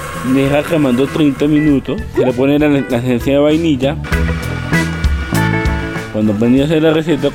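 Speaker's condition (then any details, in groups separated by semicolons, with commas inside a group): Down syndrome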